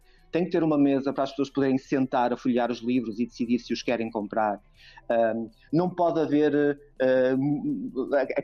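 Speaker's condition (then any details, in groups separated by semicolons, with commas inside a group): No condition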